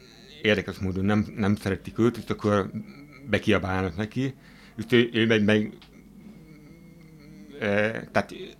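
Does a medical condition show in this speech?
Yes: hearing impairment; hard of hearing.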